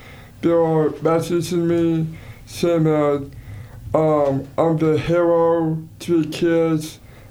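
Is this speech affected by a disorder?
Yes: Down syndrome; congenital, two holes in heart, open heart surgery under 5 months, four major ear surgeries, small ear canals; 21 years old; speaks slowly so listeners can understand.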